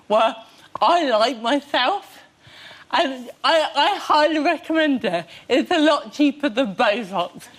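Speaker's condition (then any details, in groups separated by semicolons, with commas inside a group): Cerebral palsy; since childhood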